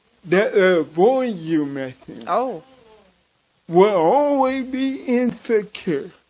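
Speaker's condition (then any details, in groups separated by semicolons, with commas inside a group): Cerebral palsy; from birth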